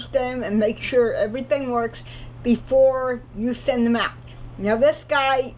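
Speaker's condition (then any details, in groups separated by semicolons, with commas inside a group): Cerebral palsy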